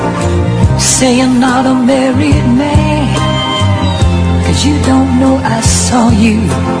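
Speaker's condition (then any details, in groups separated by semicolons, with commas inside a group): No condition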